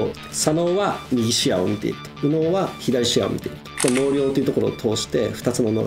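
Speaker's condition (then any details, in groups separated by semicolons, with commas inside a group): No condition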